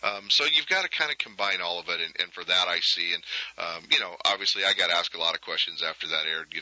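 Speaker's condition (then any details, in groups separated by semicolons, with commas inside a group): No condition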